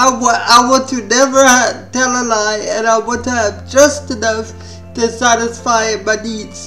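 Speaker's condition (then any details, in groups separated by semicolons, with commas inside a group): Spastic cerebral palsy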